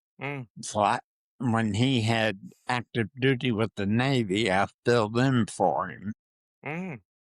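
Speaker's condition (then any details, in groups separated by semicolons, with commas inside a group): Parkinson's disease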